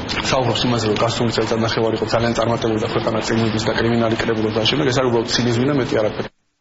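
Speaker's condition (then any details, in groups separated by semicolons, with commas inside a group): No condition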